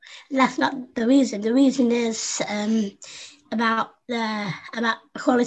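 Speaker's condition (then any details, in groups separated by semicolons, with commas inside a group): Down syndrome; congenital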